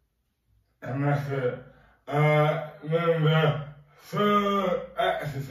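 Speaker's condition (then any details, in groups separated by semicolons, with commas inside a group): Dystonia; neurological movement disorder, muscle contractions and spasms; severely slurred speech, never fully recovered, nearly lost speech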